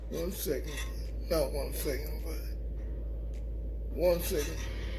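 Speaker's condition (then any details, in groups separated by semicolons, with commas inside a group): Cerebral palsy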